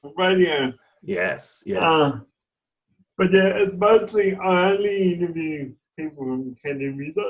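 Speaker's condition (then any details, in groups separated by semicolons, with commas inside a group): Cerebral palsy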